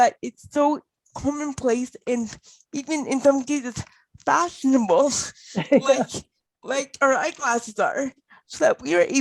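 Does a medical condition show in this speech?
Yes: cerebral palsy; mainly fine motor and speech.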